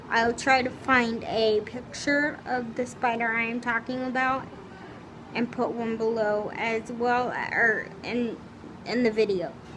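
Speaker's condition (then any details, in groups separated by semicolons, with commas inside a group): Cerebral palsy, spastic, severe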